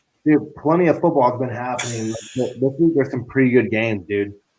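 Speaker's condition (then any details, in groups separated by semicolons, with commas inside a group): No condition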